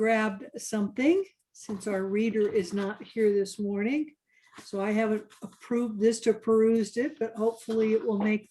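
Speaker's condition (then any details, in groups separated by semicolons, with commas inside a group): No condition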